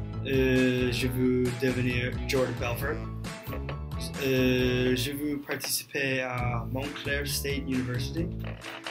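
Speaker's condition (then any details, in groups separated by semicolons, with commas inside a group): No condition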